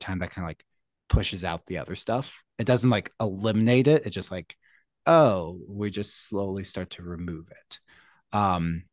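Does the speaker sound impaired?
No.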